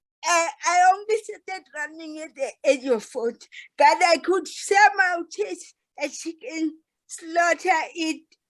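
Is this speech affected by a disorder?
Yes: cerebral palsy.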